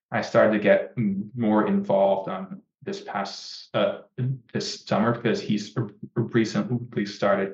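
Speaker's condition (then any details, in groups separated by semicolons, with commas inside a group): Stutter; onset in early childhood, worsened markedly at puberty, family history: uncle, cousin, grandfather, two younger brothers; mostly blocks, more severe than brother's, no stuttering when talking only to himself or reflexively; repeated words, prolonged sounds, blocks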